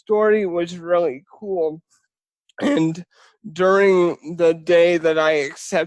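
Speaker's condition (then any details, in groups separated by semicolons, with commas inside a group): Spastic cerebral palsy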